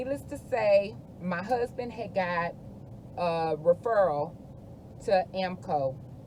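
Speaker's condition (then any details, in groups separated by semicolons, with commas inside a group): No condition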